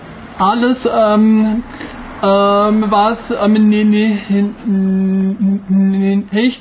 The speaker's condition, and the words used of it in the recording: Stuttering. Genau, ja, auf Grund meiner starken Symptomatik spielt mit das Stottern bei mir nach wie vor